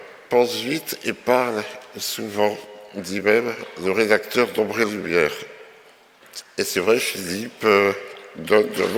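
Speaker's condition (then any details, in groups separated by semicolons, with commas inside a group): Myopathy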